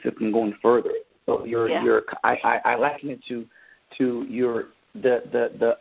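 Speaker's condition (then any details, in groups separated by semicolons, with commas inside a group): Stuttering; no professional speaking training, no Toastmasters or speaking lessons; repeated sounds, repeated words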